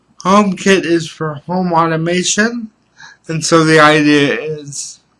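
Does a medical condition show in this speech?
Yes: cerebral palsy; stable.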